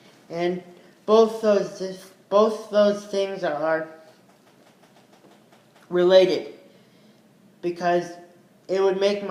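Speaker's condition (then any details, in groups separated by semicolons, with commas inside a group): Cerebral palsy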